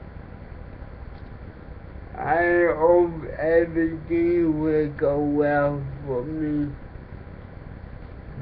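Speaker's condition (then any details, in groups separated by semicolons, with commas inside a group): Cerebral palsy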